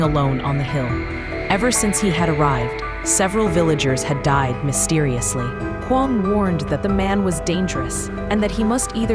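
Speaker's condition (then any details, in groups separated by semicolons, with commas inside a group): No condition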